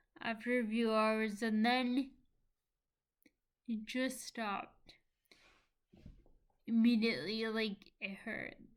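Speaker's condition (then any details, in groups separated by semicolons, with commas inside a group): Friedreich's ataxia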